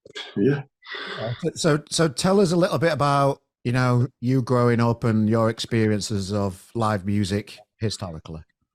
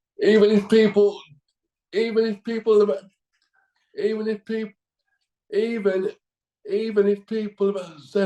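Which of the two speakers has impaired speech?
The second: cerebral palsy; left side affected, weak left arm, cannot walk, from birth; needs daily support.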